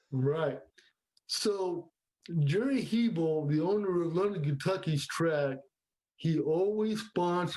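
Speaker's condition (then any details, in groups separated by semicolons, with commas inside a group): Cerebral palsy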